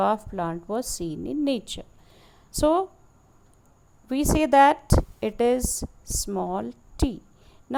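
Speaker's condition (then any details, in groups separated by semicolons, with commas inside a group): No condition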